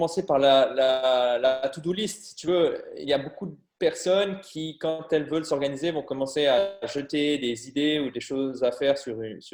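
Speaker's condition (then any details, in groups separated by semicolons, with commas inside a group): No condition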